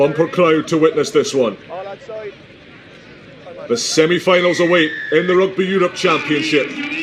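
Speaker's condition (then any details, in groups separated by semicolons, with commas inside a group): No condition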